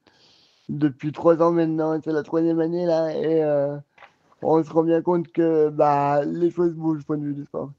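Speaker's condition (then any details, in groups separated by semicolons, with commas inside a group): Cerebral palsy; cerebral palsy causing quadriplegia since birth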